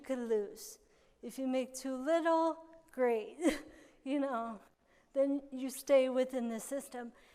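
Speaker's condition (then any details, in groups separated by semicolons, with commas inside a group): Cerebral palsy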